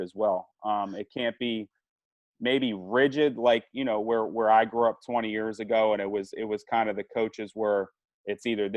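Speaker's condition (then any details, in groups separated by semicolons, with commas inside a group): No condition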